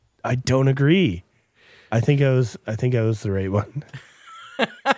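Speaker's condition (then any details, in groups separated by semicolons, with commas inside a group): No condition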